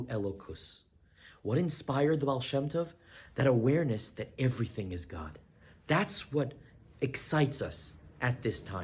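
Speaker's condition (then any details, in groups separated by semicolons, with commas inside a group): No condition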